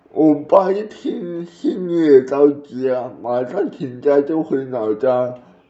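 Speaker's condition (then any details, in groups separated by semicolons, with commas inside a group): Cerebral palsy; edited for fluency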